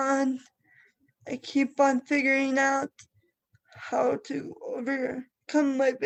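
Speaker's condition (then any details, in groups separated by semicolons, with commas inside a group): Cerebral palsy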